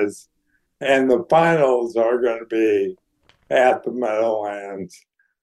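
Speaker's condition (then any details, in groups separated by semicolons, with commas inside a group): ALS; declining health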